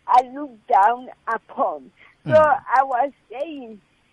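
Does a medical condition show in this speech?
Yes: cerebral palsy; since childhood.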